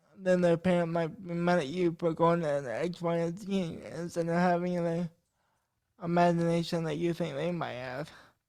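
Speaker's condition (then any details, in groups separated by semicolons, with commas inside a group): Cerebral palsy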